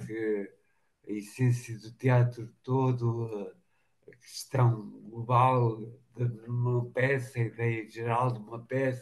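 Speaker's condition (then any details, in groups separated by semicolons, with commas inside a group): Machado-Joseph disease (sca3)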